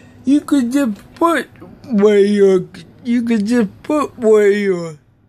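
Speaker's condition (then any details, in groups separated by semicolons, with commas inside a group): Cerebral palsy; may be hard to understand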